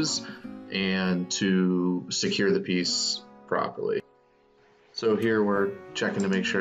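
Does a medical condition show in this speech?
No.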